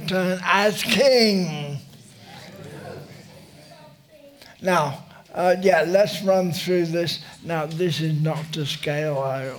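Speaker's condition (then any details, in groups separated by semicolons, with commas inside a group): Motor neurone disease; uses wheelchair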